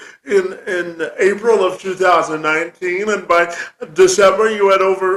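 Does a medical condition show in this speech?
Yes: cerebral palsy; present from birth.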